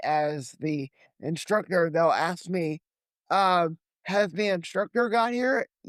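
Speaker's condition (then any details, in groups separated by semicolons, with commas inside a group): Cerebral palsy; lifelong wheelchair user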